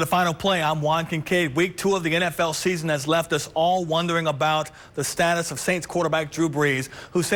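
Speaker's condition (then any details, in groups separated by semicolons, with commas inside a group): No condition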